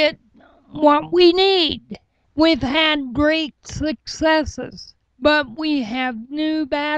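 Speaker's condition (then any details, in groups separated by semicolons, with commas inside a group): Cerebral palsy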